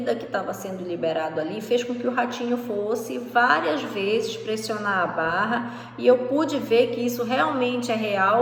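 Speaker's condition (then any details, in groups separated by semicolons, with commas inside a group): No condition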